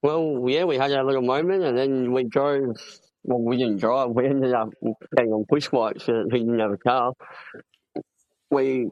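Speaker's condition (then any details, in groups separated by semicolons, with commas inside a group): Cleft palate; congenital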